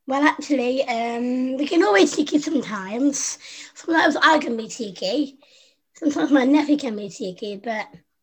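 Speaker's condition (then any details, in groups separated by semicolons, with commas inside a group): Down syndrome; adult woman, 25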